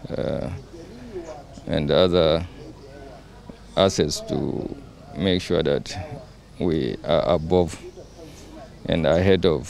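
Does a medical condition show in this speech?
No.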